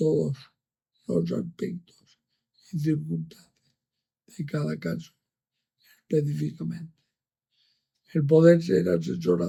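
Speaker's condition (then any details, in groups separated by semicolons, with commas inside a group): Amyotrophic lateral sclerosis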